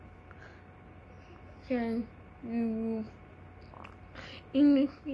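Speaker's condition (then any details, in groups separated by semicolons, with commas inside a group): Cerebral palsy; from birth, delivery timing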